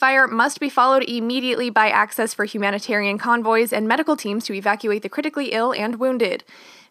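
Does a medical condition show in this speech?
No.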